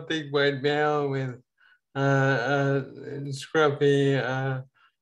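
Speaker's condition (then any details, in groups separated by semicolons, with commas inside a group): Ataxia; falls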